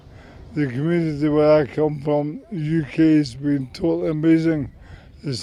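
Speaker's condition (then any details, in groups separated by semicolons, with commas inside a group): MND; about 4.5 years since diagnosis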